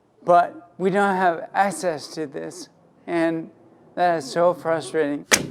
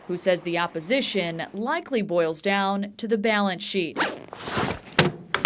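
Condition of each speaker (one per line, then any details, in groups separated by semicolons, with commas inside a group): ALS; recently diagnosed
No condition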